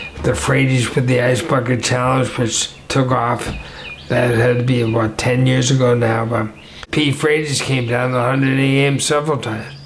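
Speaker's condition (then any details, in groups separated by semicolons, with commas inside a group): ALS; 7 years after onset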